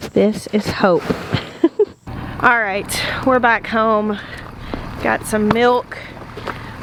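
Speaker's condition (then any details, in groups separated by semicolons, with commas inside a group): No condition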